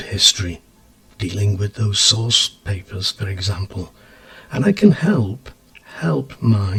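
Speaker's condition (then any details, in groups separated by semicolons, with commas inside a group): No condition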